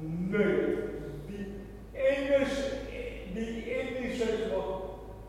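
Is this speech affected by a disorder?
Yes: cerebral palsy; stuttering.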